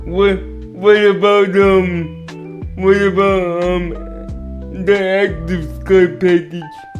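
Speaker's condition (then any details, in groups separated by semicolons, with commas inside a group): Cerebral palsy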